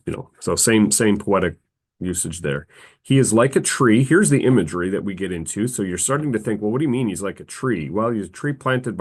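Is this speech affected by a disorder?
No.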